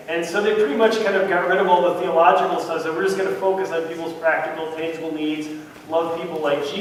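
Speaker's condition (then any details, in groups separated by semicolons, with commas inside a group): No condition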